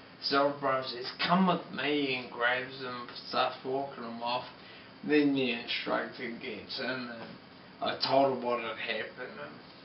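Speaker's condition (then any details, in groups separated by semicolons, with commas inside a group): Multiple sclerosis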